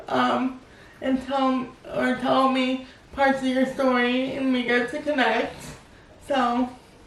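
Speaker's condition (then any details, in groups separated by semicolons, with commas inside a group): Cerebral palsy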